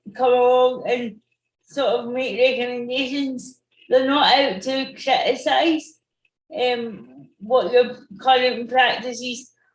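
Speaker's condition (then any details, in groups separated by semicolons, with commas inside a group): Cerebral palsy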